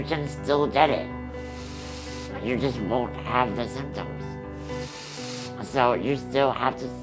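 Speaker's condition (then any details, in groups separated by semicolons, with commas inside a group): Muscular dystrophy; decreased lung function; needs caregivers at home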